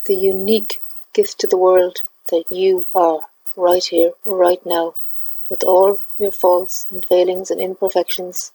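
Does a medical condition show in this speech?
No.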